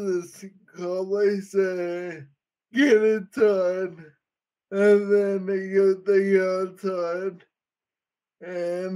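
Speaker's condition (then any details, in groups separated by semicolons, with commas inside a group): Friedreich's ataxia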